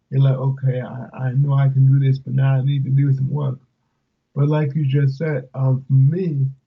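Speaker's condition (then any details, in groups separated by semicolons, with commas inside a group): Cerebral palsy; affects speech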